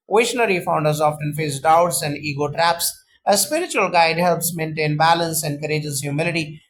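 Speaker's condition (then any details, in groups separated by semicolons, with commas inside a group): No condition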